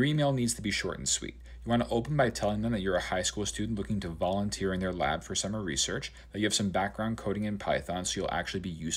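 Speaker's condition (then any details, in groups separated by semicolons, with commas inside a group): No condition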